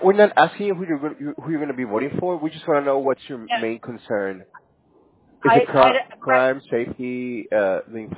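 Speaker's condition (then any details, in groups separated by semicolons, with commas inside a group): No condition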